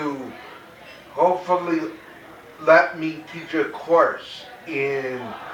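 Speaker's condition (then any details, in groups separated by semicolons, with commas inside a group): Cerebral palsy; very mild form; mainly affects speech, reduced intelligibility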